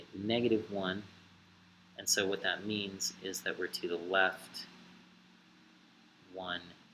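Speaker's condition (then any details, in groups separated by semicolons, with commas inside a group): No condition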